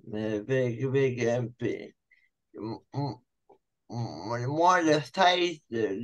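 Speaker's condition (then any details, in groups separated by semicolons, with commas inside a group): Cerebral palsy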